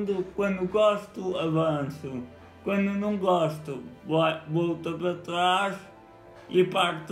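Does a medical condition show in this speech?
Yes: cerebral palsy.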